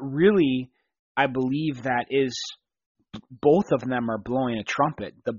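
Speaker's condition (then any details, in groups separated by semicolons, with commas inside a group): No condition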